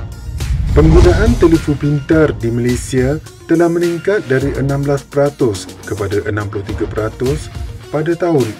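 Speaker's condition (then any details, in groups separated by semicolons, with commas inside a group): No condition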